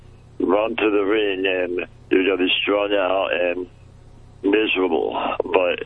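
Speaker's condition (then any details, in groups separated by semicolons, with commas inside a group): Muscular dystrophy; childhood onset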